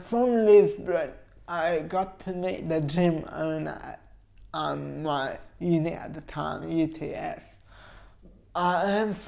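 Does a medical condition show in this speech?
Yes: cerebral palsy.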